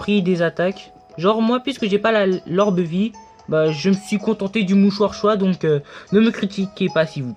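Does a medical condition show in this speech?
No.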